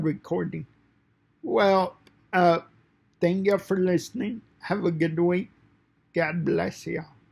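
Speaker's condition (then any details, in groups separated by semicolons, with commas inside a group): Cerebral palsy; fine motor impairment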